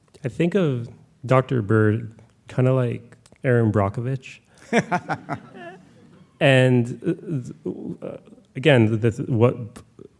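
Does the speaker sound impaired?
Yes: stuttering; present since at least ninth grade; here repeated sounds, prolonged sounds.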